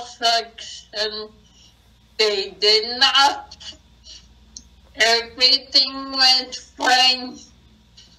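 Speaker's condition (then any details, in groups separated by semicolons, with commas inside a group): Acquired brain injury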